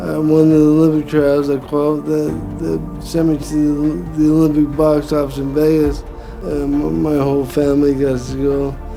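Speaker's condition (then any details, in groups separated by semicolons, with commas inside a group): Brain injury; effects began around age 50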